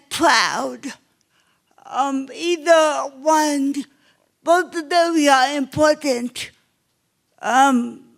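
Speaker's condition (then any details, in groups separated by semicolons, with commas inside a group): Cerebral palsy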